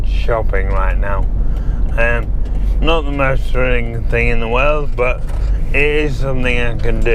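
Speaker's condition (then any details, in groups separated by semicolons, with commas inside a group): MND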